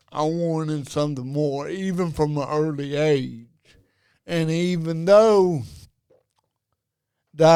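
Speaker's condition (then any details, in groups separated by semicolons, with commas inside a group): Cerebral palsy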